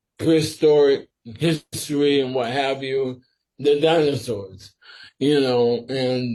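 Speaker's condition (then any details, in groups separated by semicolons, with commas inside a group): Sporadic ALS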